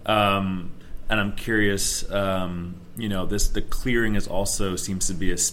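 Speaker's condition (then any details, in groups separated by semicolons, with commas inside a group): No condition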